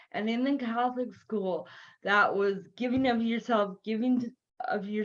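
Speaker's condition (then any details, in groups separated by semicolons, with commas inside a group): Cerebral palsy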